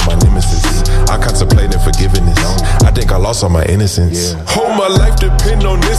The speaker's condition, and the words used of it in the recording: No condition.